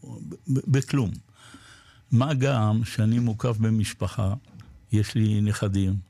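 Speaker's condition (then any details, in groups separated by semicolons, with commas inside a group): Parkinson's disease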